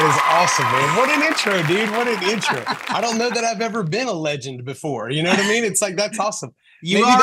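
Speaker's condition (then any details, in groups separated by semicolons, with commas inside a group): No condition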